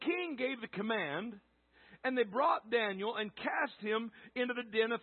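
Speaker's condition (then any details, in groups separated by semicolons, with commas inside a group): No condition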